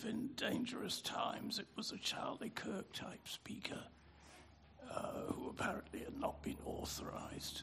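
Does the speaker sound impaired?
Yes: spasmodic dysphonia; spastic dysphonia, spasmodic dystonia subtype, ENT exam with nasal camera, cause unknown, no known cure; catch in voice, lost resonance, speaking hard, easier with use but tires, lost three-octave singing range.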